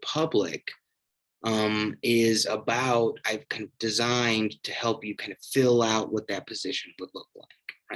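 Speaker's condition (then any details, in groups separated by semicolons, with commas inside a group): No condition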